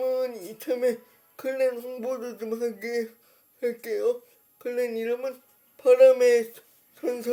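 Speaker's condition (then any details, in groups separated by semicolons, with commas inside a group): Brain lesion disability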